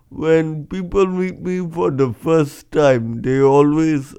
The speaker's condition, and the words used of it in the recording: Cerebral palsy. When people meet me for the first time, they always ask, "Are you drunk?"